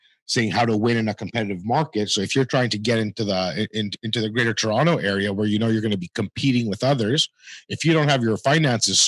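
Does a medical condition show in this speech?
No.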